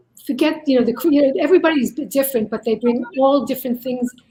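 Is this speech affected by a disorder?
No.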